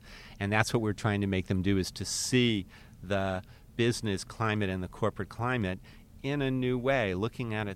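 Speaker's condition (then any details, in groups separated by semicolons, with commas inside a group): No condition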